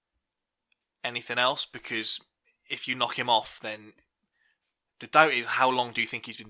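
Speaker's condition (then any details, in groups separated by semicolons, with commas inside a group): No condition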